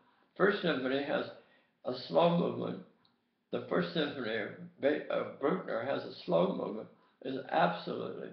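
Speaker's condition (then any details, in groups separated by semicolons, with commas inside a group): Tongue cancer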